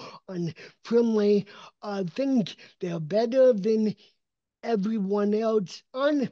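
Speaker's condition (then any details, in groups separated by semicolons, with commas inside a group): Cerebral palsy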